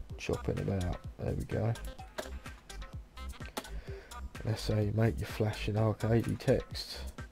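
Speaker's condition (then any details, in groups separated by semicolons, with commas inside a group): No condition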